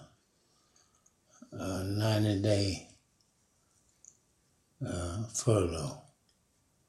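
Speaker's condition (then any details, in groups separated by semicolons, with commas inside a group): Parkinson's; about 5 years since onset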